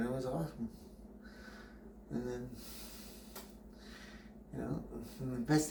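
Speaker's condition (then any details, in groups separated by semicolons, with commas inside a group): Brain injury; memory greatly affected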